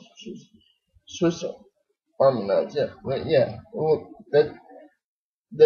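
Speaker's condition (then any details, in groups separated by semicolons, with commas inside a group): Cerebral palsy, spastic diplegia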